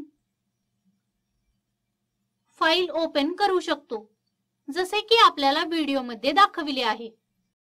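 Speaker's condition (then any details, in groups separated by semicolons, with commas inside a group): No condition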